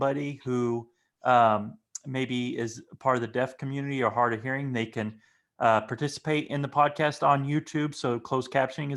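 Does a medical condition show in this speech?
No.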